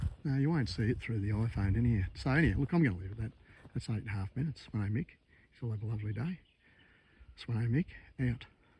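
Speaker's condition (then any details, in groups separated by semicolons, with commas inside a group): No condition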